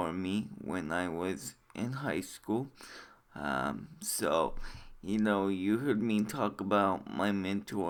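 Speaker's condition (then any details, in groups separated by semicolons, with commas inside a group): Cerebral palsy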